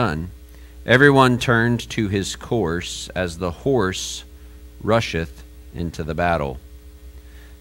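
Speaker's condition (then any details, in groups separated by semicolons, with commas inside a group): No condition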